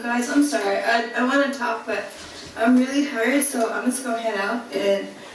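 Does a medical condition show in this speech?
No.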